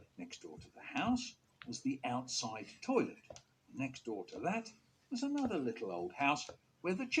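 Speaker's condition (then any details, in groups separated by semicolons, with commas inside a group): No condition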